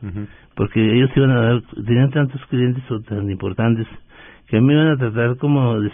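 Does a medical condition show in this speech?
Yes: Parkinson's disease; under neurologist care, seen last week.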